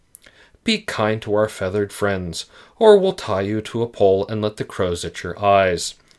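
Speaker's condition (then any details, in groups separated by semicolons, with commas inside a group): No condition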